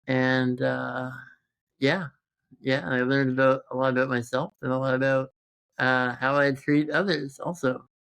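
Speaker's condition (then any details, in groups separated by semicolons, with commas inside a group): Congenital muscular dystrophy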